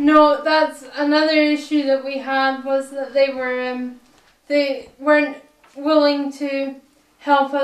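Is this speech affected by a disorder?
Yes: cerebral palsy.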